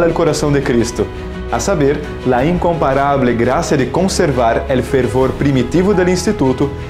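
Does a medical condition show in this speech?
No.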